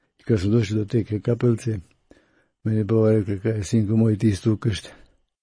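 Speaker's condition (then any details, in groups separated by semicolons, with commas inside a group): Parkinson's disease; Parkinson's disease for several years, diagnosed in adulthood, recent rehabilitation stay in Šibenik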